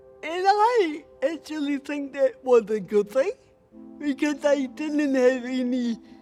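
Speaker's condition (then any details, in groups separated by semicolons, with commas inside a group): Cerebral palsy; right hand slower, less controlled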